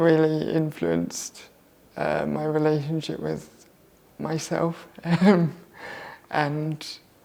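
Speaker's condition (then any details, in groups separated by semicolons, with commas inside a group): Cerebral palsy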